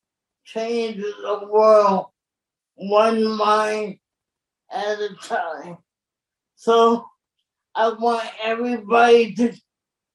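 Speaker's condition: Cerebral palsy; born very premature

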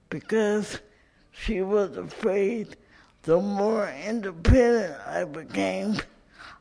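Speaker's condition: Cerebral palsy; wheelchair user

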